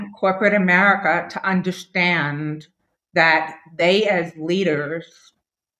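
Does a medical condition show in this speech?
Yes: deafness; born with moderate to severe hearing loss, diagnosed as toddler, hearing aids, then esteem implant; permanently deaf without implants, two cochlear implants after esteem implant battery died after ten years.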